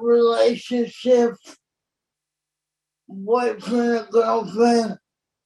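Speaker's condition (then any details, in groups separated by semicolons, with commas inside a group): Cerebral palsy; born very premature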